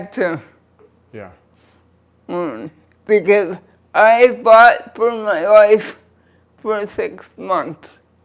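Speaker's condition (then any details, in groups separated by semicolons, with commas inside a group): Cerebral palsy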